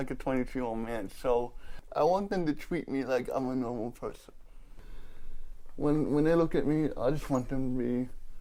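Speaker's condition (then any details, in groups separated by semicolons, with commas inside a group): Cerebral palsy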